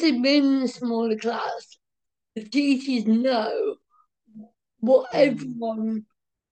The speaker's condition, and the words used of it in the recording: Cerebral palsy. I experienced my first discrimination at work, because one of the other workers used to mimic the way that I speak.